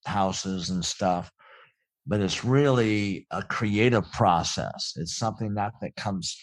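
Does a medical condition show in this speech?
Yes: cleft palate; congenital cleft palate.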